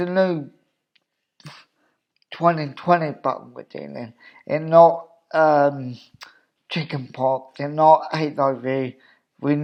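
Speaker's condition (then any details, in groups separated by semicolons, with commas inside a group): Cerebral palsy; wheelchair user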